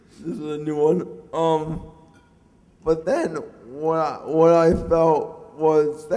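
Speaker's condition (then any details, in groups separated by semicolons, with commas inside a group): Cerebral palsy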